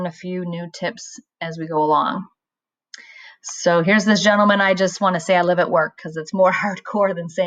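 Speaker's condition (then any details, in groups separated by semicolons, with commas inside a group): No condition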